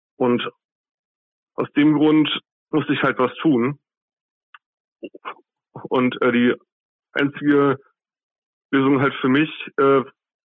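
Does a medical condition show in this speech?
Yes: stuttering; speaks less fluently in interview than during past emergency call; more fluent during emergency call than in interview, emergency phone call took great effort; here blocks.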